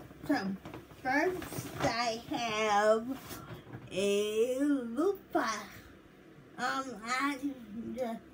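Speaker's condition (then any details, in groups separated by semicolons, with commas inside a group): Cerebral palsy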